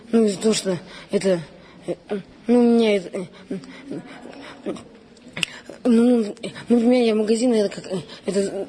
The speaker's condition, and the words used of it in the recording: Stuttering. Они такие, ну, я заикаюсь, они такие, мальчик, иди отсюда.